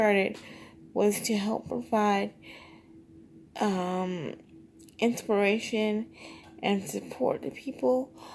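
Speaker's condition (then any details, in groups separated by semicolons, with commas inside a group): Cerebral palsy, triplegia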